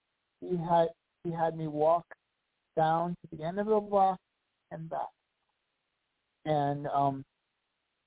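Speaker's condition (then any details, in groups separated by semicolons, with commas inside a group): Cerebral palsy; walked with walker, daily walking practice down block and back set by father; past challenges speaking up, voice improved over last year, spanish speaker with limited english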